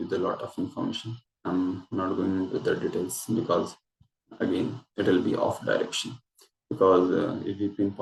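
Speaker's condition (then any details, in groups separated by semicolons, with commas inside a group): No condition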